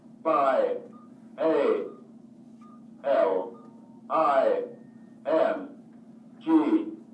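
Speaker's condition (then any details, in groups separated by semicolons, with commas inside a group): Cerebral palsy, athetoid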